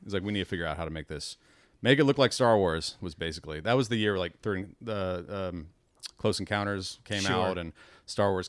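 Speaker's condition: No condition

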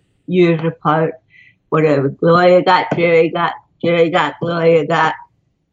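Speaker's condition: Cerebral palsy; spinal cord and neck surgery

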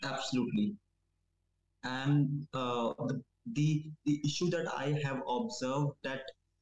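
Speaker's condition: Stammering; began around age 10, linked to drinking, violent, abusive father at home; no speech therapy, no fluency techniques used; very few stutters in interview, stutter hardly observed, improving, used to stammer more in English; repeated sounds, prolonged sounds, blocks

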